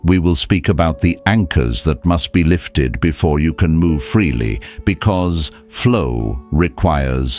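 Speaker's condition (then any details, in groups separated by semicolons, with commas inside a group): No condition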